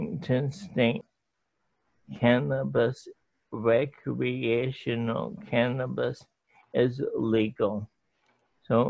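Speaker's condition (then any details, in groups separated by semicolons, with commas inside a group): ALS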